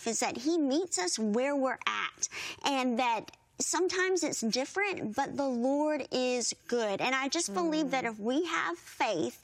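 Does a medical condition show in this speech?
Yes: bilateral cleft lip and palate; congenital severe bilateral cleft lip and palate, born in Guatemala mountains, unable to nurse as newborn, not expected to hear or speak; hard to understand as a child, needed interpreters, singing voice strong.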